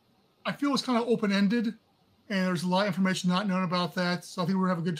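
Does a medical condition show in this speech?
No.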